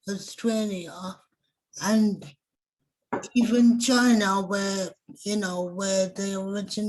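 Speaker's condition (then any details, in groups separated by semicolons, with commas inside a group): Cerebral palsy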